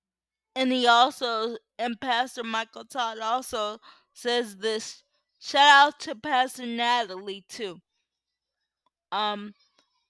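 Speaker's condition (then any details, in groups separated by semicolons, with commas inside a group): Cerebral palsy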